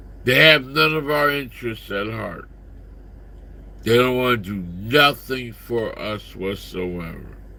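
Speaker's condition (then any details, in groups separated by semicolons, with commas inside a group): Slurred speech; still slurs words occasionally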